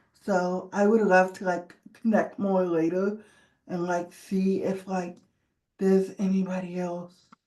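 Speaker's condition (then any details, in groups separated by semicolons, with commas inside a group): Cerebral palsy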